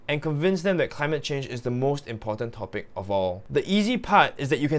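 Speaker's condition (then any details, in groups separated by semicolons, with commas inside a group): No condition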